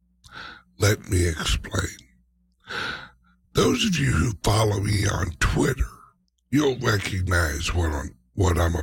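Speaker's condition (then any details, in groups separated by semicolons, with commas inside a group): Speech impediment, mild; slight speech impediment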